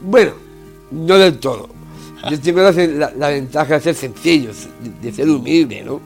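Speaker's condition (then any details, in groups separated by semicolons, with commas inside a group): Down syndrome; congenital, age 44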